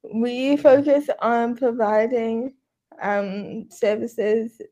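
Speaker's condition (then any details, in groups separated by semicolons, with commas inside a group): Cerebral palsy, quadriplegic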